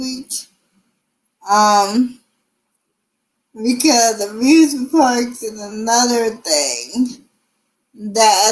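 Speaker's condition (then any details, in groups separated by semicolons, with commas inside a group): Cerebral palsy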